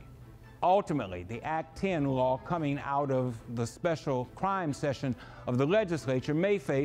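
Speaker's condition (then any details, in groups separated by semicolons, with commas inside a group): No condition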